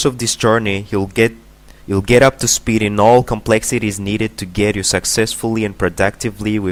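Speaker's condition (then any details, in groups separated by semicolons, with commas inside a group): No condition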